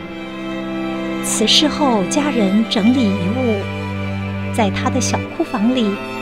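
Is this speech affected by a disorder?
No.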